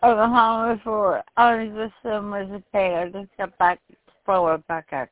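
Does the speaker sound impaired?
Yes: deafness; on brother-in-law's phone via speakerphone; hard for other caller to hear at first over phone.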